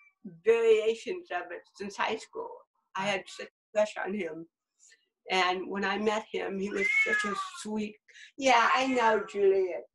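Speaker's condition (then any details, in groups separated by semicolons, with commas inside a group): Cerebral palsy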